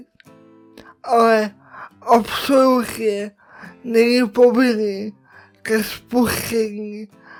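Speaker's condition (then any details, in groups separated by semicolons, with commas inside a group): Cerebral palsy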